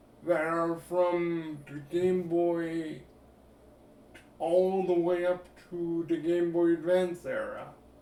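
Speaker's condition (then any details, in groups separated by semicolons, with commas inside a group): Cerebral palsy; limbs affected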